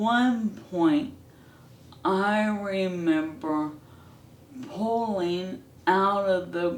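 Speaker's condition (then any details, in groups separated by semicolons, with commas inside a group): ALS; hand onset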